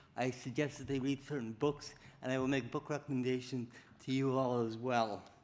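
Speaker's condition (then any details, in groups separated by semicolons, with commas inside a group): Cerebral palsy; diagnosed at age four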